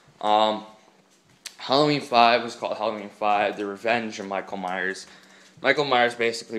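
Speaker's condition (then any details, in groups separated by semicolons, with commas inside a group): No condition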